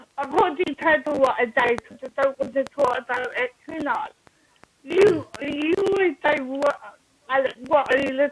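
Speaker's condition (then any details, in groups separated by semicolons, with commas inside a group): Cerebral palsy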